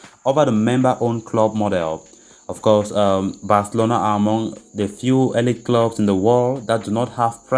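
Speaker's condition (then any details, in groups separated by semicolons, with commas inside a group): No condition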